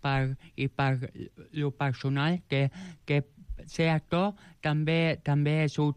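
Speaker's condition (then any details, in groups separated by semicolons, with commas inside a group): Joubert syndrome; present from birth; age 29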